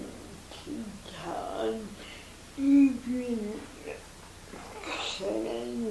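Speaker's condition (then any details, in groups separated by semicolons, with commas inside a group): Cerebral palsy; motorized wheelchair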